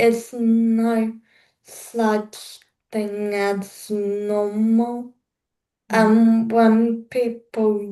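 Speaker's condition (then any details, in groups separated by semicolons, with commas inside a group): Cerebral palsy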